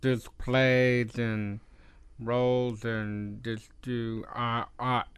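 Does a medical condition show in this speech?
Yes: Down syndrome; genetic, extra copy of chromosome 21, known before age three.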